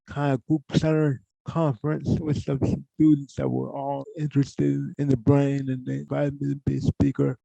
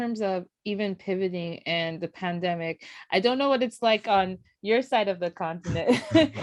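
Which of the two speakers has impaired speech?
The first: cerebral palsy; from birth, poor hand use.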